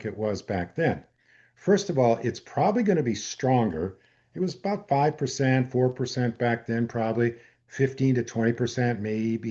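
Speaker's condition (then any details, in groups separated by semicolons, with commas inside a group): No condition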